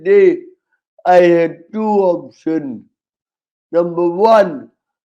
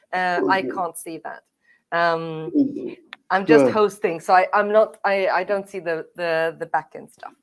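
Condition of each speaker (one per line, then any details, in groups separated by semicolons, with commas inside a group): Cerebral palsy; present from birth, severe, mainly physical
No condition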